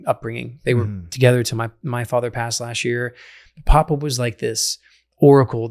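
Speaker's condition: No condition

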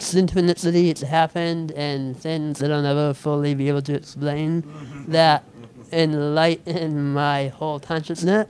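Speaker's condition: Speech impediment; switched to typing instead

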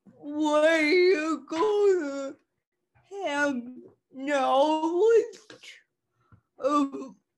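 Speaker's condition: Cerebral palsy; people less willing to listen to own talking voice, uses songs to get point across

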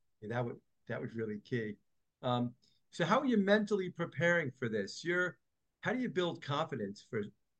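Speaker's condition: No condition

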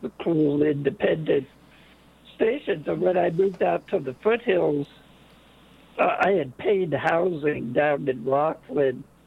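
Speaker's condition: Late-onset Pompe disease; over 250 infusions

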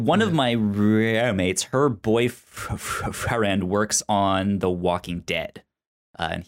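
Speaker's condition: Stutter; self-reported stutter; expects stutter to be an obstacle for some listeners; repeated sounds, prolonged sounds, blocks

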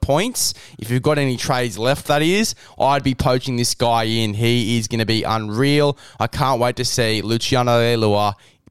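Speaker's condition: No condition

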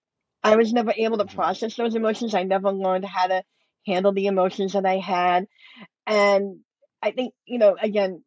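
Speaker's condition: Cleft lip and palate; speech affected, workplace discrimination over how speaks

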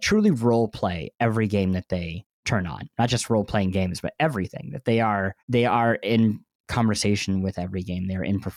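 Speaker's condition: Cleft lip and palate; bandaged

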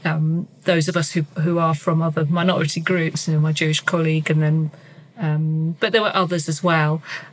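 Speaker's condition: No condition

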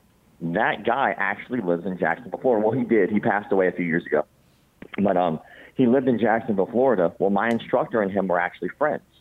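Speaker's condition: Cleft palate; congenital

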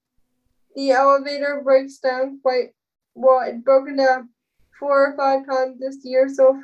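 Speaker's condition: Spastic cerebral palsy; spastic cerebral palsy with rare dystonia, all four limbs, more severe than Mihai's

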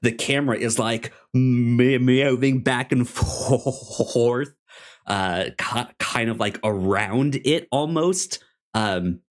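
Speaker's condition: Stuttering; stutter since childhood, cause unknown, explained as brain moving faster than mouth, speech therapy in elementary school; repeated sounds, prolonged sounds, blocks

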